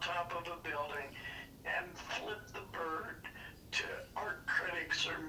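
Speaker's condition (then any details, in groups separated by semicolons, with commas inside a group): Parkinson's disease; tremors largely controlled, battery pack, switched on and off with mini iPod, not all symptoms relieved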